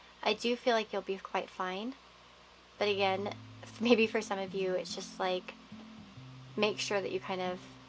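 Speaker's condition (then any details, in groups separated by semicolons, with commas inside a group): No condition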